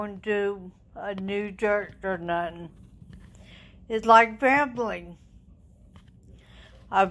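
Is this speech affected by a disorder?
Yes: traumatic brain injury.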